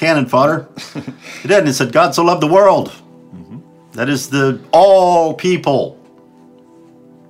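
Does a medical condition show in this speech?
No.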